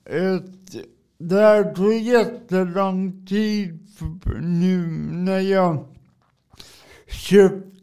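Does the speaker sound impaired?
Yes: cerebral palsy; from birth.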